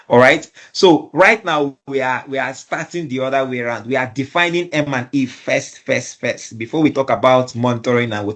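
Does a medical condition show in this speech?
No.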